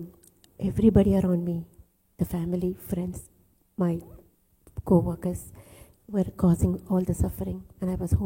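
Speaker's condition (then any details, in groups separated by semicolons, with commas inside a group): No condition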